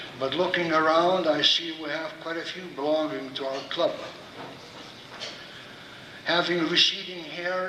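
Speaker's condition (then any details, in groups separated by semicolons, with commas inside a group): No condition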